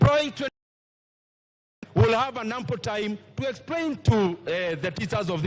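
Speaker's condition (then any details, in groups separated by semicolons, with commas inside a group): No condition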